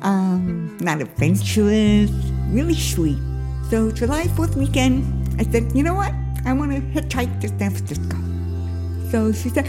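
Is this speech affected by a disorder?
Yes: deafness.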